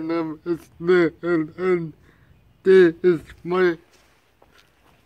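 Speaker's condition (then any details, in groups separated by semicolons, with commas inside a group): Cerebral palsy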